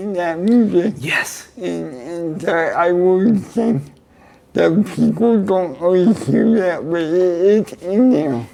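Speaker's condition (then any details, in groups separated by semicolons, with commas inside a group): Cerebral palsy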